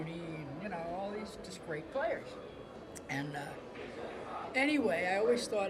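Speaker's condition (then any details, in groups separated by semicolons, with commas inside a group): No condition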